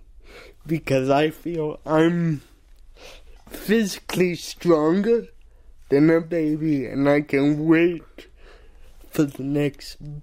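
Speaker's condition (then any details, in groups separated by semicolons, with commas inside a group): Cerebral palsy; says cannot do voices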